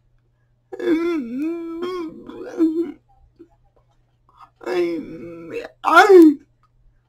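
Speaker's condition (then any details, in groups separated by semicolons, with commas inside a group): Cerebral palsy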